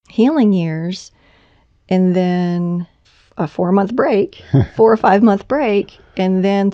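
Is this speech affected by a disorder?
No.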